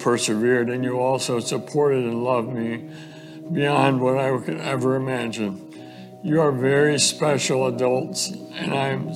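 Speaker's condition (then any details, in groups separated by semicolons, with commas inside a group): ALS; about two years since diagnosis, recorded acceptance speech played at hall of fame banquet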